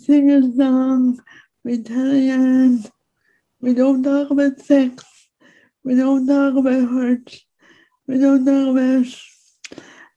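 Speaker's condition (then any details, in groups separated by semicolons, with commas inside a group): Speech impediment; disabled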